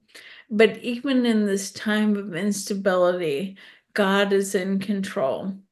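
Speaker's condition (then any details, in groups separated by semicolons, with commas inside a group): ALS; progressive neurological disease, repeated falls on walks from about two years ago, tongue fasciculations, specialist-confirmed diagnosis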